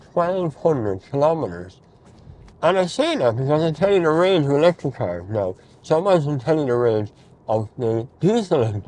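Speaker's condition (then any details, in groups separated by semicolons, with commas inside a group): Mouth cancer surgery; speech varies, may sound totally different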